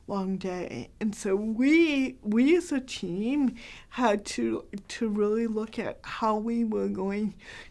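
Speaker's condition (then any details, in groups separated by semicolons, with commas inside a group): Cerebral palsy, mild; hard to understand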